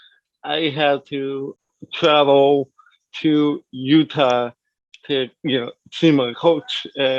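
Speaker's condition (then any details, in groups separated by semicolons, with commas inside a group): Cerebral palsy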